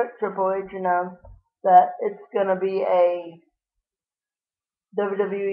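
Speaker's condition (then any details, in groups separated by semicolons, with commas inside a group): Cerebral palsy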